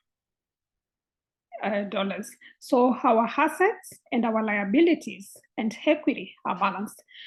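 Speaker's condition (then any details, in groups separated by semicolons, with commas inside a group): No condition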